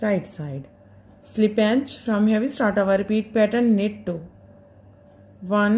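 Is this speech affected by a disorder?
No.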